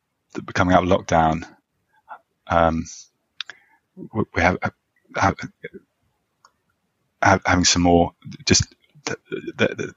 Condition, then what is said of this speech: Stuttering. There was sometimes when I stammer more, sometimes when I stammer less